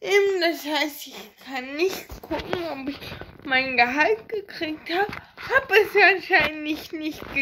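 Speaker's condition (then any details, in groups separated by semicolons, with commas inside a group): Ataxia; ataxia affecting hands and fingers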